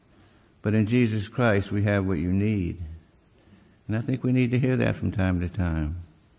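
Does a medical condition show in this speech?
Yes: Parkinson's disease; Parkinson's disease diagnosed 15 years ago, father also had it, small handwriting, leg pain, impaired balance.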